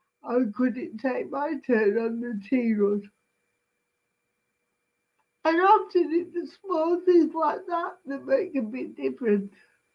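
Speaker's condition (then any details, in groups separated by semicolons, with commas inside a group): Cerebral palsy; speech impediment, speaks slowly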